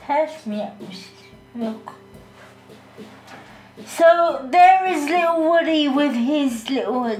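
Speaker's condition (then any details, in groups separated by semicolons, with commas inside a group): Cerebral palsy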